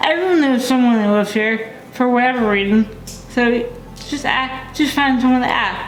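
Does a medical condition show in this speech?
Yes: cerebral palsy.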